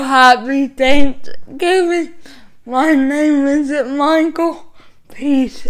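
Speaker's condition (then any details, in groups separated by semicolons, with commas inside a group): Cerebral palsy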